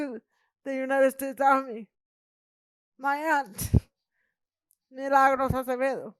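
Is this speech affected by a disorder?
Yes: cerebral palsy; present from birth.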